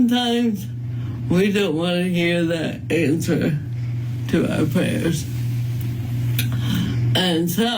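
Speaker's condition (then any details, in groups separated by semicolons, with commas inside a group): ALS; terminal, newly diagnosed, about 2 years of symptoms; speech affected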